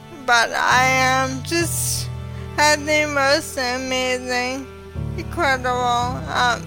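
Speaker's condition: ALS; quickly progressed to walking with cane

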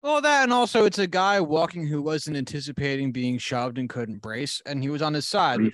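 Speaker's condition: No condition

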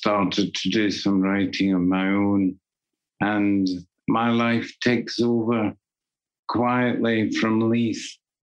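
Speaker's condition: Parkinson's disease; symptoms regulated by stimulation

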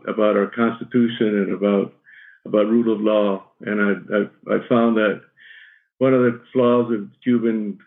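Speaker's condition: Parkinson's; shaky voice, may stumble on words

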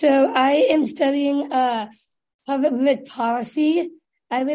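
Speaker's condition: Down syndrome; age 23

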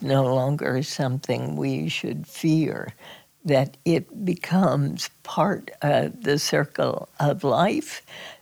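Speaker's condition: Spasmodic dysphonia; Botox injections into vocal cords once or twice a year, in Portland, Oregon

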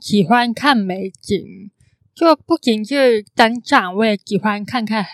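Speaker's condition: Congenital hearing impairment, congenital cochlear underdevelopment; can sound sing-song

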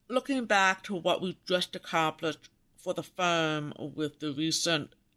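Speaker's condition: Profound deafness; congenital, maternal rubella (German measles) in 1964 outbreak, about 30% hearing left ear, 40% right, tone deafness; interview over special high-tech phone equipment, colleague writes notes in meetings; pulled out of class weekly for speech therapy in school

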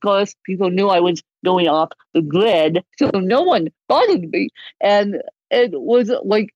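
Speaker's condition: Cerebral palsy, moderate; can talk

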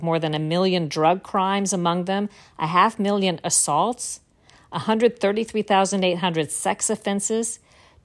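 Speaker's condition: No condition

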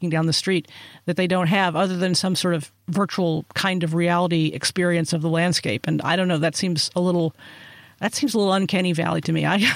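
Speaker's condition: No condition

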